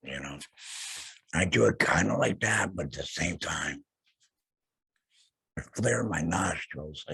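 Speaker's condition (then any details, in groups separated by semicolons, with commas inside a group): Laryngectomy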